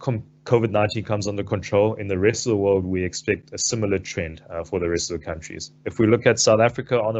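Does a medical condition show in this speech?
No.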